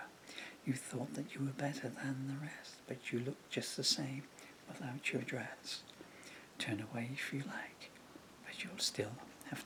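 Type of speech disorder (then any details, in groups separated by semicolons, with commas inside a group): Bulbar dysarthria; progressive bulbar palsy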